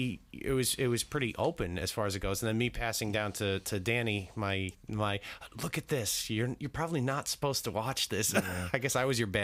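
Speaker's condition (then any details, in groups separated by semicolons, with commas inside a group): No condition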